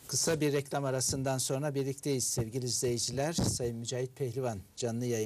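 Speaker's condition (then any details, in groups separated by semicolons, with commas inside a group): No condition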